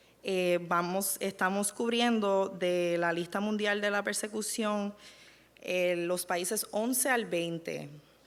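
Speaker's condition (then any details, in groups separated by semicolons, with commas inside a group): No condition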